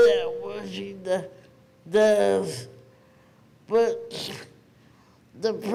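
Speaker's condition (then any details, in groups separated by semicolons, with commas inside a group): Cerebral palsy; present from birth, premature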